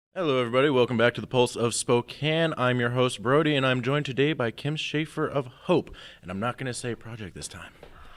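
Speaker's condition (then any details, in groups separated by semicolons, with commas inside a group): No condition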